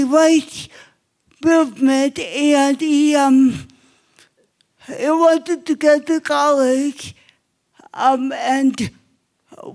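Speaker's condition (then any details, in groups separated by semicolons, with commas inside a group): Cerebral palsy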